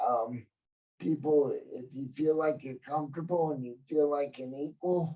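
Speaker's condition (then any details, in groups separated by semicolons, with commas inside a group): Cerebral palsy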